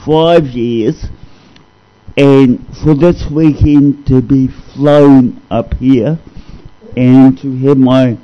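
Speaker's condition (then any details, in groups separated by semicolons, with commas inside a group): Cerebral palsy; discovered at age 2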